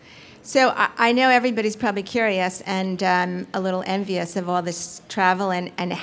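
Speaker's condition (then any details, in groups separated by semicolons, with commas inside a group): No condition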